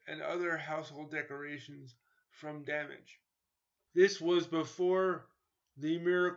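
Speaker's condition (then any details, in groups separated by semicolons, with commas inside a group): Cerebral palsy; stroller in early childhood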